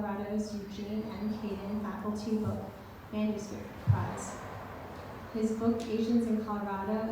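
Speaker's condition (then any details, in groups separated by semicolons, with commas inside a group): No condition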